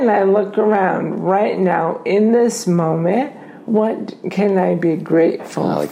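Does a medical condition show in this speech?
Yes: ALS; diagnosis took a year, onset with falling while running and a limp, legs and arms basically paralyzed; disease now affecting mouth, tongue muscles atrophying; tongue weakness, sounds as if after a couple glasses of wine.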